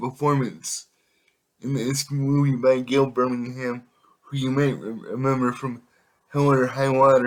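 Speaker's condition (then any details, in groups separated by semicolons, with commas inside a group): Cerebral palsy; able to speak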